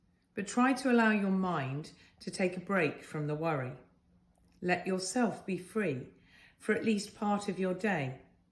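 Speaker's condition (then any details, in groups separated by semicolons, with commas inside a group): No condition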